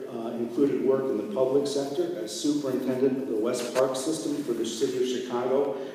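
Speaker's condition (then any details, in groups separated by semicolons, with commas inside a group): No condition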